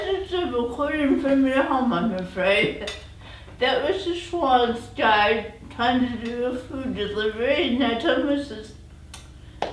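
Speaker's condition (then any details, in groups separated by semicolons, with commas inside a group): Cerebral palsy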